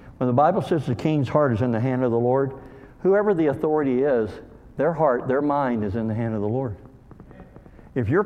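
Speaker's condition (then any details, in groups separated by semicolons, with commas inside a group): Cleft lip and palate; called hair lip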